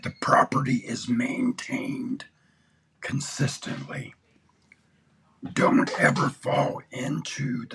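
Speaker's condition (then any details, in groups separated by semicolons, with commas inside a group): Throat cancer; tracheostomy tube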